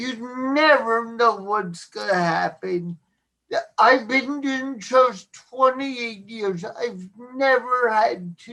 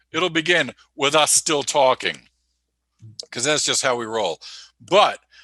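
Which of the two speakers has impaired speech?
The first: cerebral palsy.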